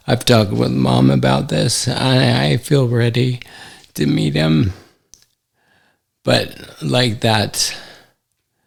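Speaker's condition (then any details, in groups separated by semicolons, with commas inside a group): ALS; affects hand function; recently diagnosed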